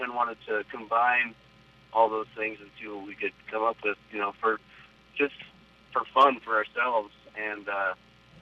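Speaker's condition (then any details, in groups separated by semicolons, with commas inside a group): No condition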